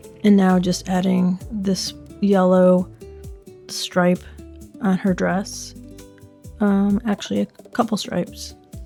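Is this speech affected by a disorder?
No.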